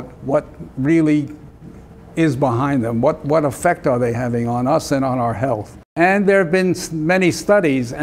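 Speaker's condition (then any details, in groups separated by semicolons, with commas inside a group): No condition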